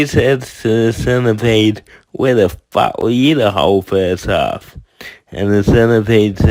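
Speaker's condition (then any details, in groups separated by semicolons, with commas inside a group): Cerebral palsy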